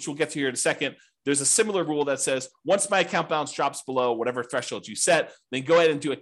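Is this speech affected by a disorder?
No.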